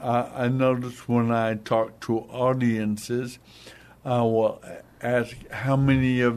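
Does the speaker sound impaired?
Yes: hemorrhagic stroke; hemorrhagic stroke in basal ganglia, not a clot, right side of body paralyzed; talks funny, voice stressed tonight, speaks slowly and deliberately to be understood, daughter Stacy helps.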